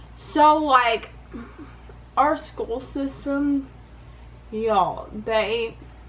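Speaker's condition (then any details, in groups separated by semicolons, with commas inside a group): Cerebral palsy; affects balance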